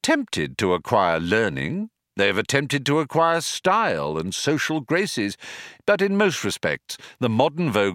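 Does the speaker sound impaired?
No.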